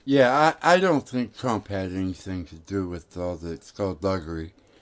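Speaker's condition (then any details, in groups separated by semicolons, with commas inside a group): Tongue cancer; tongue tumor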